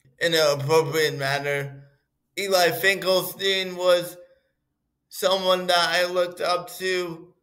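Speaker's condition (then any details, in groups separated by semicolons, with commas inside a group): Cerebral palsy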